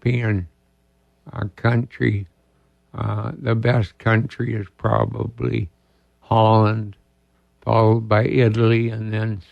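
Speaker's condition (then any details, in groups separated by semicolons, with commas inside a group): ALS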